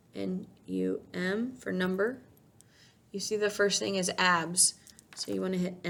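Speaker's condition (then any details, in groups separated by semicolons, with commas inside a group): No condition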